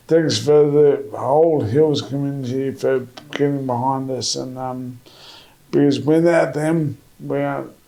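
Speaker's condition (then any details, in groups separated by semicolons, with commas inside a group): MND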